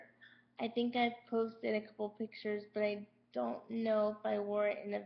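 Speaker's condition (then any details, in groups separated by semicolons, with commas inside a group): Cerebral palsy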